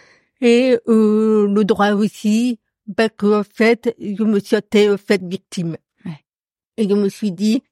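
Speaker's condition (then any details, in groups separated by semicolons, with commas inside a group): Profound congenital deafness; accent from deafness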